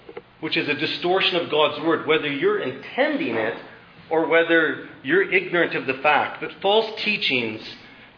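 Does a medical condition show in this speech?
No.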